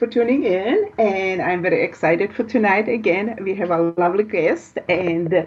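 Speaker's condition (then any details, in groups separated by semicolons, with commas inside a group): No condition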